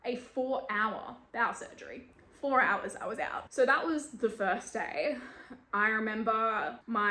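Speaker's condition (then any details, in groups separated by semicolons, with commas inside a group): No condition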